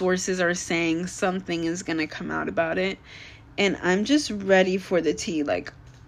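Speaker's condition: No condition

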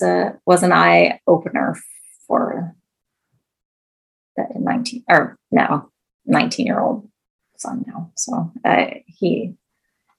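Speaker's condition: Aphasia after stroke; aphasia from stroke about 16 years ago, right side of body lost, writing lost as well as speech; Interact intensive aphasia program in Halifax at 2 years, improved speech rate

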